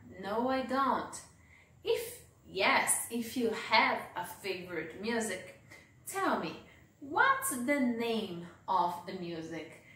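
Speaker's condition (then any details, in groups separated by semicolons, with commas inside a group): No condition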